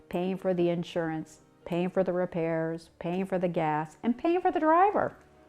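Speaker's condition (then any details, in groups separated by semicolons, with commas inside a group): No condition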